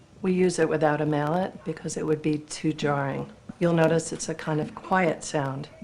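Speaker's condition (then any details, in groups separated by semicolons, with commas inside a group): No condition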